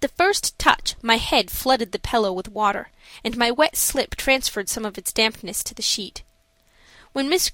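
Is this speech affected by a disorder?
No.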